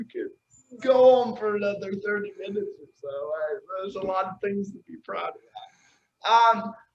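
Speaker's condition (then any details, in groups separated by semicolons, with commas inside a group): Cerebral palsy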